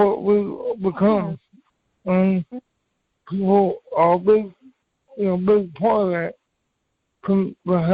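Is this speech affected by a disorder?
Yes: cerebral palsy; from birth.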